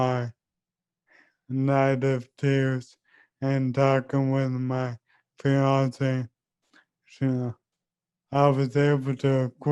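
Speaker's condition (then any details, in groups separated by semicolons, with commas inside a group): ALS; leg onset, speech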